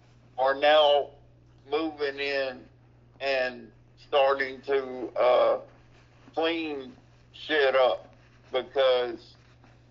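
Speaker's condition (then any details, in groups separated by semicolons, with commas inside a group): Cerebral palsy; reports being back on feet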